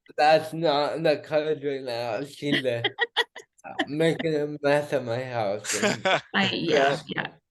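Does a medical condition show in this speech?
Yes: cerebral palsy.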